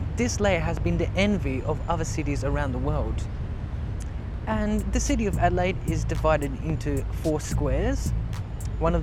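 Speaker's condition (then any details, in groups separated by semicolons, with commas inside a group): No condition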